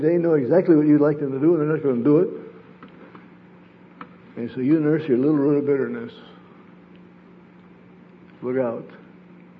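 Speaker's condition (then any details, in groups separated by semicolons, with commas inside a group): Parkinson's disease; diagnosed while wife was dying of cancer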